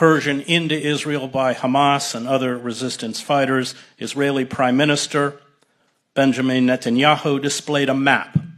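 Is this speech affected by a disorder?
No.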